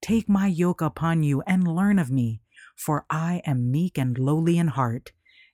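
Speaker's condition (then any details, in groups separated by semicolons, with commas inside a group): No condition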